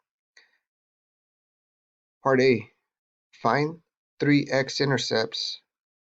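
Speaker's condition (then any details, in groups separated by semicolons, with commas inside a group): No condition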